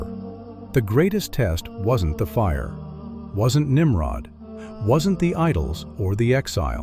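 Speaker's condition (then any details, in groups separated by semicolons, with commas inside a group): No condition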